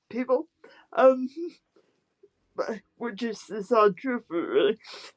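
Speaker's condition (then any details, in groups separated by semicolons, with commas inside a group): Spastic quadriplegic cerebral palsy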